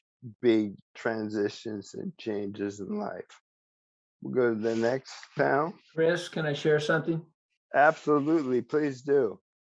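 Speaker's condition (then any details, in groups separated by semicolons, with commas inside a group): ALS; speech still preserved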